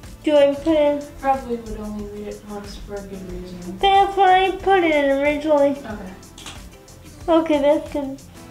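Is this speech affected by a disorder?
Yes: cerebral palsy, spastic quadriplegic.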